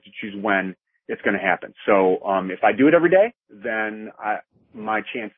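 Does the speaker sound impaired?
No.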